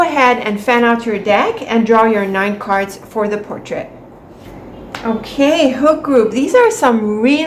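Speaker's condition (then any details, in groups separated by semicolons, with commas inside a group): No condition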